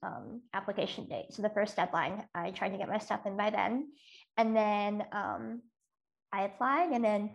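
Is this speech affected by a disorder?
Yes: cleft lip and palate.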